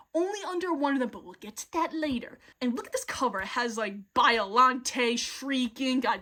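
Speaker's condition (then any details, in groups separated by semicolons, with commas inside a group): No condition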